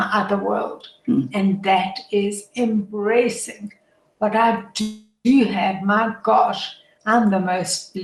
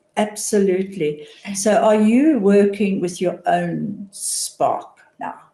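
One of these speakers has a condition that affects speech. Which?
The first: motor neuron disease; primary lateral sclerosis, head to toe, hands severely affected; progressive, diagnosed this year after five years, two sticks; voice, tongue, vocal cords affected, uses voice augmenter.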